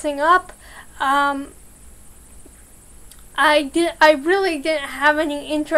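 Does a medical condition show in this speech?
Yes: cerebral palsy.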